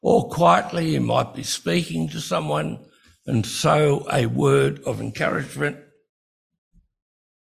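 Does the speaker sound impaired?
Yes: breathing-related speech difficulty; insufficient breathing while speaking; a lot of trouble speaking from insufficient breathing.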